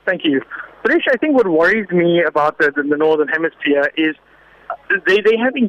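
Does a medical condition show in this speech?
No.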